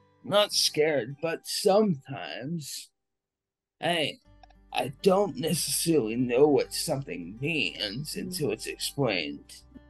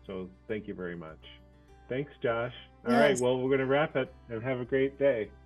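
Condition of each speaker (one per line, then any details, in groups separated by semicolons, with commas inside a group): Cerebral palsy
No condition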